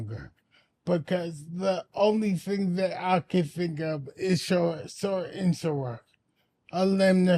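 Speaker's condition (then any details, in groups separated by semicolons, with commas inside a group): Anoxic brain injury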